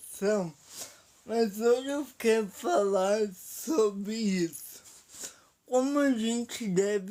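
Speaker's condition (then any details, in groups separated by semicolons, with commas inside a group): Paralysis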